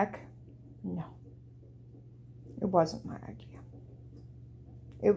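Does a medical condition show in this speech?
Yes: cerebral palsy; walks flat-footed.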